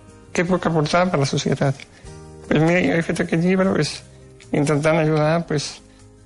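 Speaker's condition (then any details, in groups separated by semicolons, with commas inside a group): Duchenne muscular dystrophy; lost ability to write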